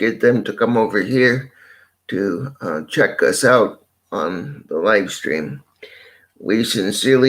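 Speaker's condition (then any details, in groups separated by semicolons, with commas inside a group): Cerebral palsy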